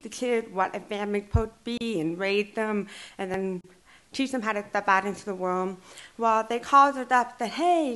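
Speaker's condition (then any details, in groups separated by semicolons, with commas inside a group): Deaf and hard of hearing; hearing aid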